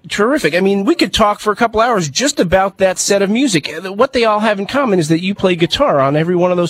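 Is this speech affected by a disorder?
No.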